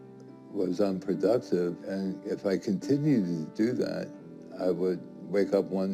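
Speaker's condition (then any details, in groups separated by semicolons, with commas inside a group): Tardive dyskinesia; antipsychotic medication cause, affects face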